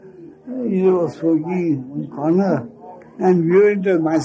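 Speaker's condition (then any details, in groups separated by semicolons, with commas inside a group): Speech loss after head injury; heavy speech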